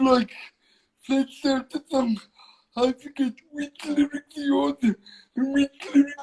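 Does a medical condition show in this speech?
Yes: cerebral palsy.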